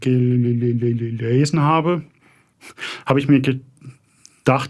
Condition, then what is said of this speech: Stuttering. Meine allererste Frage ist tatsächlich, ich stottere, wenn ich spreche, musst du lange geduldig sein